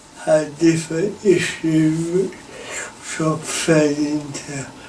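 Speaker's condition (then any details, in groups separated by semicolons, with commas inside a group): Cerebral palsy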